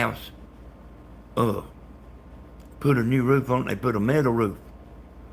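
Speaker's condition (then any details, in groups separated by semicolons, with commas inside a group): Brain bleed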